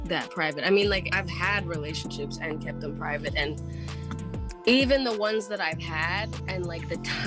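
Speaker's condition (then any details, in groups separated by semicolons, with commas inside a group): No condition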